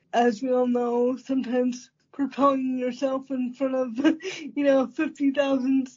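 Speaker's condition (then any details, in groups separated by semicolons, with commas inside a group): Cerebral palsy; first power wheelchair at 14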